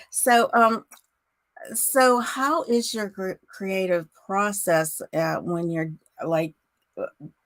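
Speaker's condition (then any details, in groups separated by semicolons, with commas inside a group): No condition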